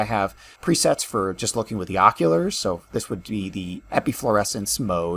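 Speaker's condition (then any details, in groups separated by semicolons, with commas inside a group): No condition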